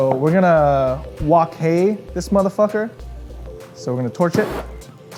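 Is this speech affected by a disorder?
No.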